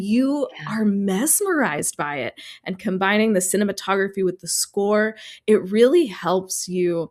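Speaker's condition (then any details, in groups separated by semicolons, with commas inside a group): No condition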